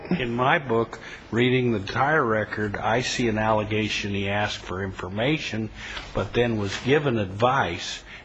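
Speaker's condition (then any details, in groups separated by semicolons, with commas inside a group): No condition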